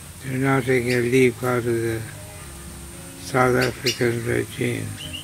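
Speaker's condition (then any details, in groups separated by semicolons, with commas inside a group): Slurred speech from poisoning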